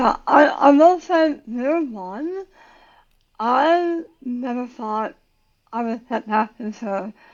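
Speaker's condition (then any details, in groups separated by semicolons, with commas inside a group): Tongue cancer surgery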